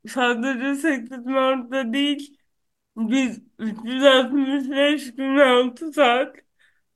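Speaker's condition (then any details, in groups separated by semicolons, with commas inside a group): Cerebral palsy; neurological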